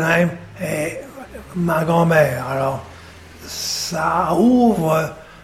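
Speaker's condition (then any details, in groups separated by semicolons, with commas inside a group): Stroke with aphasia; about 2 years 4 months after stroke, slow progress, song-based speech therapy with therapist Juliette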